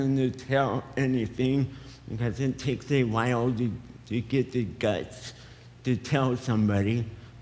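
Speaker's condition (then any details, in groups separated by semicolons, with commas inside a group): Cerebral palsy; affects speech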